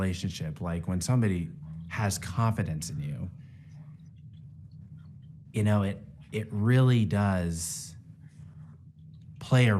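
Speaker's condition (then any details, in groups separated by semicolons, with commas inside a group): No condition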